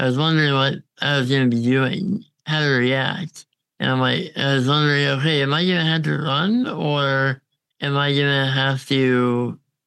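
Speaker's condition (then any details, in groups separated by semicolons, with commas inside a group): Congenital muscular dystrophy; diagnosed at 6 months, chronically physically disabled, doctor predicted inability to thrive; uses ventilator, goes out downtown independently with ventilator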